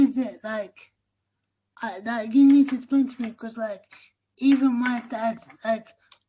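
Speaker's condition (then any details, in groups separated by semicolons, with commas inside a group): Cerebral palsy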